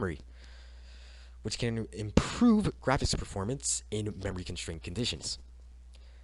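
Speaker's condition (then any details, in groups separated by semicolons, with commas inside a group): No condition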